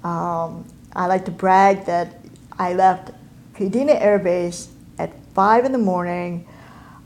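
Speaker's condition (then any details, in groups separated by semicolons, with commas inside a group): Cleft palate and cleft lip; congenital, facial reconstruction at Lackland, mouth wired shut 12 weeks, over 30 years ago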